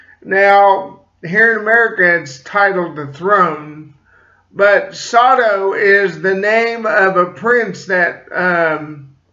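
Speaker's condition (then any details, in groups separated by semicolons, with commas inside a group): Cerebral palsy; slight speech impediment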